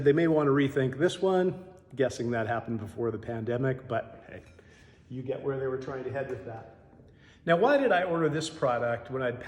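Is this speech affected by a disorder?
No.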